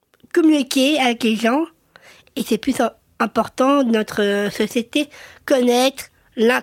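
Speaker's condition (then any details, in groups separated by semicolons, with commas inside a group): Down syndrome (trisomy 21); genetic chromosome 21 anomaly, present from birth, intellectual disability, developmental delay; age 34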